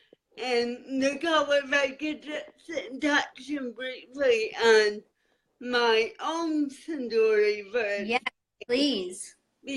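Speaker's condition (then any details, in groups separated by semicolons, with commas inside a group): Cerebral palsy; lifelong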